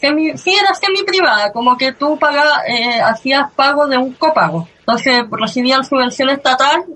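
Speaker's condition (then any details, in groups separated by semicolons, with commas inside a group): Cleft lip and palate; since early childhood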